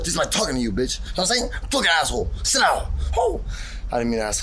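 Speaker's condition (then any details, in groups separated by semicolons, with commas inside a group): Tourette's; onset age 7, two deep brain stimulation implants, experimental surgery, no family history, suspects DTP vaccine; motor and vocal tics, rejects pills, tics less with alcohol or weed, more when sober; vocal tics with swearing, stuttering, worse thinking about condition, vocal tics most tiring, sweating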